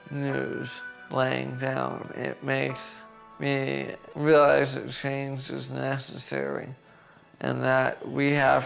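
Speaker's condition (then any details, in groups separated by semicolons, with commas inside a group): ALS; onset with upper body and upper chest spasms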